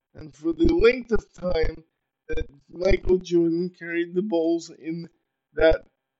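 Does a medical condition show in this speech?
Yes: cerebral palsy; uses power wheelchair.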